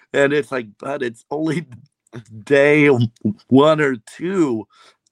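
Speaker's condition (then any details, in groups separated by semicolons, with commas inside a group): Severe speech impediment; self-described; blocks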